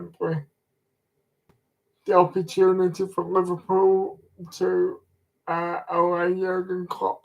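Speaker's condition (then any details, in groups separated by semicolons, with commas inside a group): Cerebral palsy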